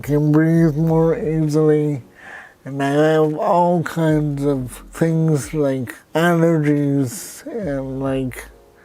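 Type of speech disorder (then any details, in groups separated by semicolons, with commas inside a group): Dysarthria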